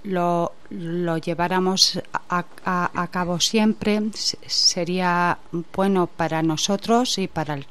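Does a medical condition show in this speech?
Yes: stuttering; here repeated words, prolonged sounds.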